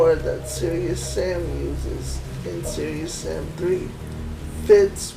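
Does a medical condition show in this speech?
Yes: cerebral palsy.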